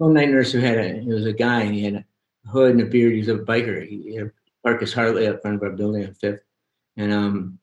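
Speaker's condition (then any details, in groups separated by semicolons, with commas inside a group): Young onset Parkinson's; relearned walking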